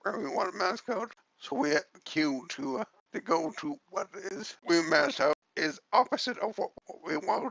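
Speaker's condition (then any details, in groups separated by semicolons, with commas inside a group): Cerebellar ataxia from brain tumour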